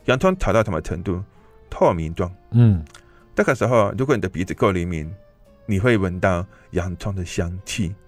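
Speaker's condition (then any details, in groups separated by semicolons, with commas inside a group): Hearing impairment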